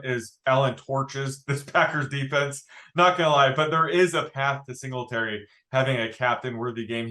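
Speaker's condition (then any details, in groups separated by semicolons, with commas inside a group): No condition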